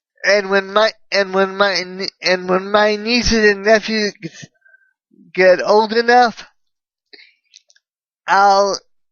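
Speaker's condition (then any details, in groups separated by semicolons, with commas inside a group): Cerebral palsy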